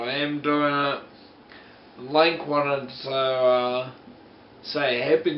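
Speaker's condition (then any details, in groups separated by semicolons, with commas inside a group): Multiple sclerosis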